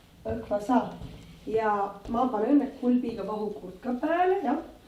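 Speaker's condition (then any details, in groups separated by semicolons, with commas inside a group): No condition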